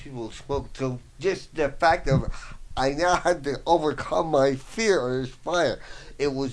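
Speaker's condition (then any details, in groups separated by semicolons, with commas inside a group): Voice box damage, traumatic brain injury; lost singing voice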